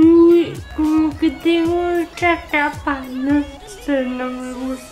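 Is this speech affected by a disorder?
Yes: cerebral palsy.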